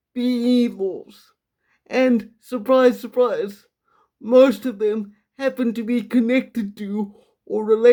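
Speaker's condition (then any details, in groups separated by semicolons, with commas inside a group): Quadriplegic cerebral palsy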